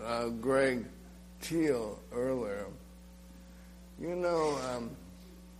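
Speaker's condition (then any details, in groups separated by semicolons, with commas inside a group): ALS; slurred, slow speech, choking, spitting, swallowing problems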